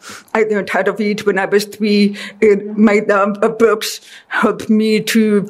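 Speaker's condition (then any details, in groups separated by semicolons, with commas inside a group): Deafness; deaf since childhood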